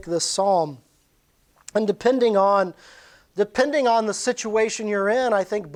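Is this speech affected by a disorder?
No.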